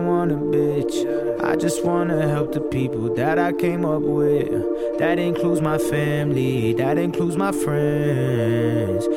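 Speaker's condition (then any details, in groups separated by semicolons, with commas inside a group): No condition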